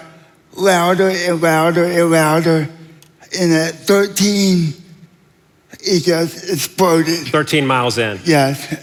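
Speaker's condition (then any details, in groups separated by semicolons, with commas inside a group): Cerebral palsy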